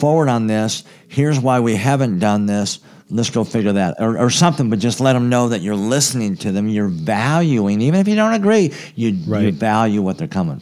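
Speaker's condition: Cleft palate, severe

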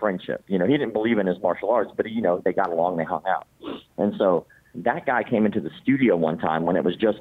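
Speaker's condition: Cleft palate; congenital

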